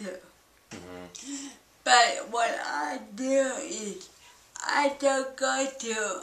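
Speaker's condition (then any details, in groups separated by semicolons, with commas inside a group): Cerebral palsy; balance and speech most affected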